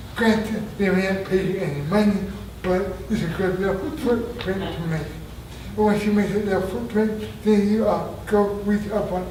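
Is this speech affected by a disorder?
Yes: traumatic brain injury; near-fatal injury.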